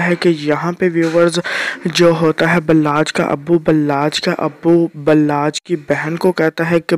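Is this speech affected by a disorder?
No.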